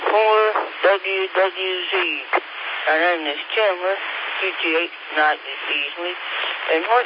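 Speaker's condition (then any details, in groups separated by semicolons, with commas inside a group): Speech impediment; sometimes pronounces things wrong, name misheard over radio net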